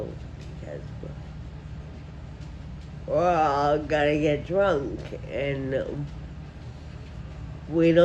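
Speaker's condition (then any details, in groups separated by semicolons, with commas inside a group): Friedreich ataxia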